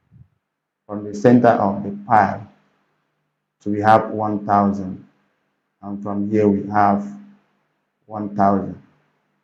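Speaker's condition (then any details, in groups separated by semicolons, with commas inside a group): No condition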